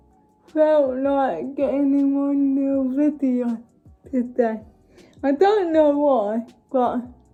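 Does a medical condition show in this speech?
Yes: cerebral palsy.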